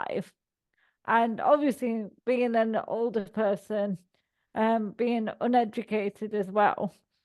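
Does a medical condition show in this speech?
Yes: cerebral palsy; all four limbs.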